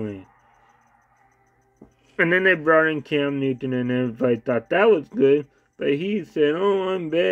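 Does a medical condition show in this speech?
Yes: cerebral palsy.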